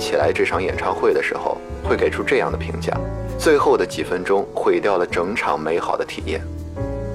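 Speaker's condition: No condition

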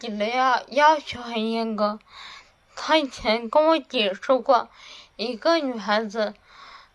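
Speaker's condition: Cerebellar atrophy, hereditary; slurred speech first

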